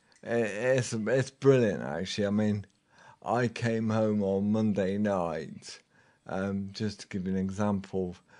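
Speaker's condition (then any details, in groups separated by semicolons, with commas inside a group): Motor neurone disease; speech audibly deteriorating, breathing capacity down to 42%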